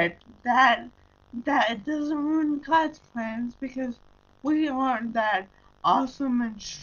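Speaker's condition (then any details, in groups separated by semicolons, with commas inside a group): Brain injury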